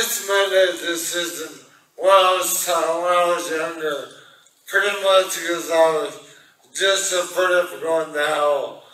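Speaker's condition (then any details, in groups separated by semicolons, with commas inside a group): Brain injury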